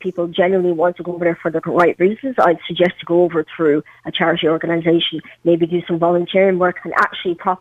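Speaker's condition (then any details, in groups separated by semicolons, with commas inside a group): Cleft palate; congenital, prosthetic limb since 12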